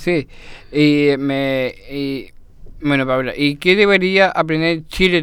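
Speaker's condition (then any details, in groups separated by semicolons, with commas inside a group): Down syndrome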